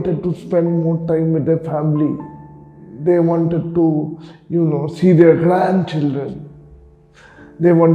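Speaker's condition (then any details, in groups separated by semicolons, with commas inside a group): Cerebral palsy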